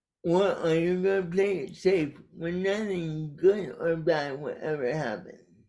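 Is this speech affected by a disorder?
Yes: cerebral palsy; caused by brainstem aneurysm.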